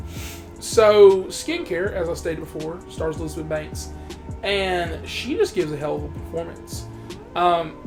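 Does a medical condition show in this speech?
No.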